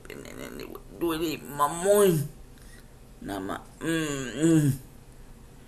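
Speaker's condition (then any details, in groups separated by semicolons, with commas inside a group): Cerebral palsy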